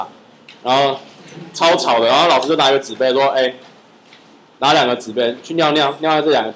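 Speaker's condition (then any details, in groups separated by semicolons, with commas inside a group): No condition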